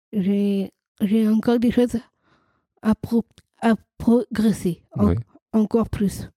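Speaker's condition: Down syndrome, trisomy 21

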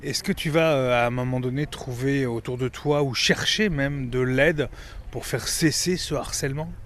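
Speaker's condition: No condition

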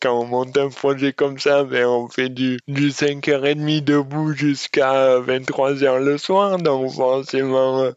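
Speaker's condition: Dystonia; congenital

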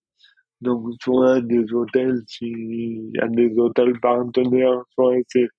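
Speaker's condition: Dystonia; more pain before injection

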